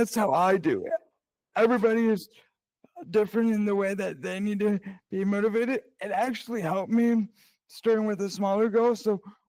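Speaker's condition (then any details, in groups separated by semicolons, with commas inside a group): Cerebral palsy; present from birth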